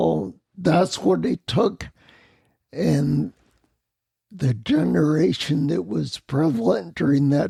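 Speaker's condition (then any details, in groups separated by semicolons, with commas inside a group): Spinocerebellar ataxia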